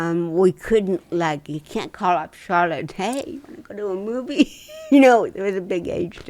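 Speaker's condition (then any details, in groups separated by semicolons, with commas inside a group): Cerebral palsy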